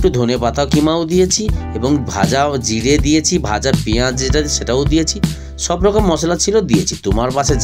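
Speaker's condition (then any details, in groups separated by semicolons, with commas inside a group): No condition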